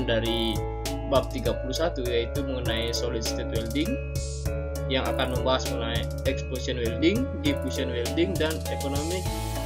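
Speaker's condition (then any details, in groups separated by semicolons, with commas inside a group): No condition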